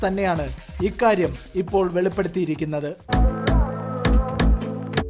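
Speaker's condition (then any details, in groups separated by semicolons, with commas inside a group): No condition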